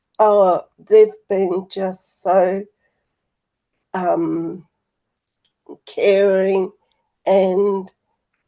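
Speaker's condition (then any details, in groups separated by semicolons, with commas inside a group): Motor neurone disease; PEG feeding tube; terminal, diagnosed four to five months ago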